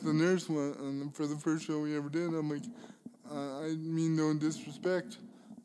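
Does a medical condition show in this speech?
Yes: cerebral palsy; involuntary shaking movements.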